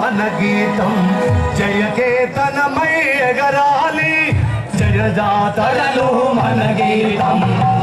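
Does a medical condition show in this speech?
No.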